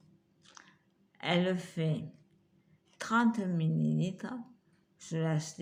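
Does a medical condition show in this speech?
Yes: multiple sclerosis.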